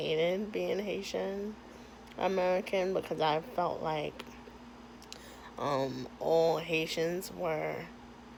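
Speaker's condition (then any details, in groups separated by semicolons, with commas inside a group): Cerebral palsy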